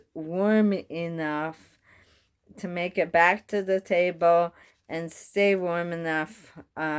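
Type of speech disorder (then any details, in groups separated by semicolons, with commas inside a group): Bulbar dysarthria; bulbar onset ALS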